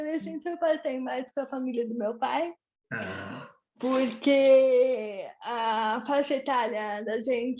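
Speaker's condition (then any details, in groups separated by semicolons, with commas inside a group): Cerebral palsy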